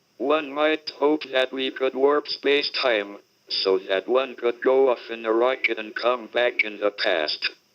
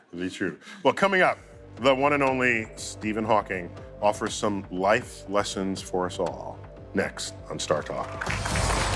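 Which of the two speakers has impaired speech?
The first: motor neurone disease; body hardly works at all, speaking through a speech-generating device.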